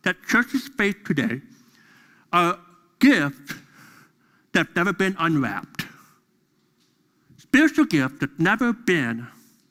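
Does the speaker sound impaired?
Yes: deafness; deaf during school years.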